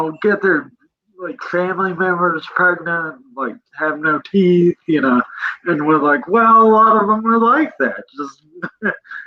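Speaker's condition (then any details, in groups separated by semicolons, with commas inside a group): Cerebral palsy; present from birth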